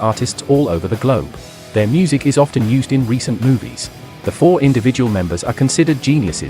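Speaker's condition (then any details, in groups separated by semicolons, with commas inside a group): No condition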